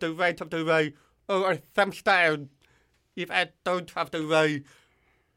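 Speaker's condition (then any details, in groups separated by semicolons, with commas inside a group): Deafness; voice distorted when screaming at full volume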